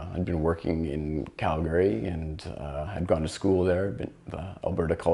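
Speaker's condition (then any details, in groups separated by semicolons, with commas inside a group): No condition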